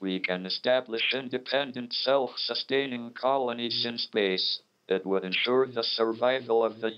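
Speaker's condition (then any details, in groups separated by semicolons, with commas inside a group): Motor neuron disease (ALS), speech-generating device; body hardly works at all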